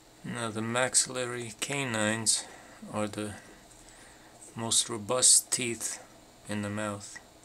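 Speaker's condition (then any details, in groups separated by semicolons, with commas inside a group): No condition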